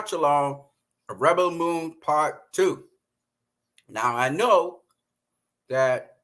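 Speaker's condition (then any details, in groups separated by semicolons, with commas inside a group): No condition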